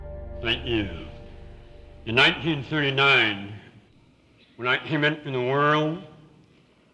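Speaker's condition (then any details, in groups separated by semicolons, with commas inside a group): Severe cleft palate with lisp; congenital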